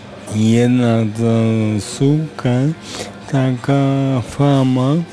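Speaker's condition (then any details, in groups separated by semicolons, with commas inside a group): Aphasia; acquired after accident, severe brain injury, prolonged unconsciousness, 1% survival odds, whole body paralysed after waking; age 39, right-sided weakness, walks with crutch, pool treatments at Lądek-Zdrój, earlier rehabilitation in Konstancin; no speech for about five years after regaining consciousness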